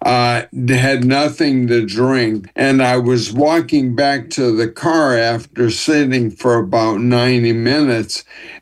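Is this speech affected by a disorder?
Yes: ALS; limb-onset, first symptom sudden herky-jerky walking, diagnosed about two years after symptom onset; walking worsened from limp to cane, enrolled in Austin study on speech and behavior changes; speech audibly affected, formerly fast talker, voice banking via Team Gleason word banking program.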